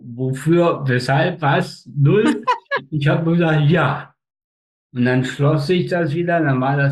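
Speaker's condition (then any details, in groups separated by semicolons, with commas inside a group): Spastic tetraparesis; head twisting only in past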